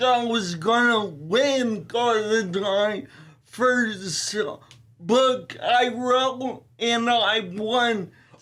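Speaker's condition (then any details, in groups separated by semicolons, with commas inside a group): Ataxia telangiectasia; rare muscular dystrophy; uses wheelchair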